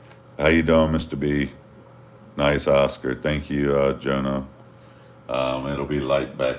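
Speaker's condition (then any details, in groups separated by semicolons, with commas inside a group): No condition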